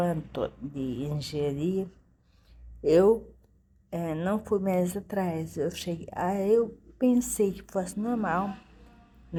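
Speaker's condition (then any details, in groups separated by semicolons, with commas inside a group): Cerebellar ataxia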